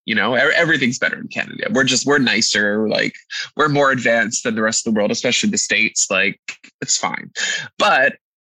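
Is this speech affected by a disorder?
No.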